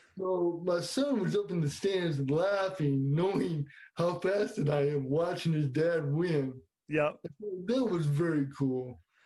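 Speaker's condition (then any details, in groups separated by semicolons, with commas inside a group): Cerebral palsy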